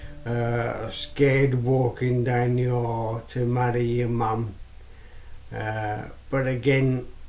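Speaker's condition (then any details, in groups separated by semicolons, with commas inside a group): Amyotrophic lateral sclerosis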